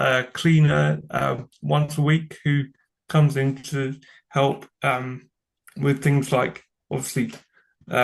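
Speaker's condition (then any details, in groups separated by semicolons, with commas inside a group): Cerebral palsy; from birth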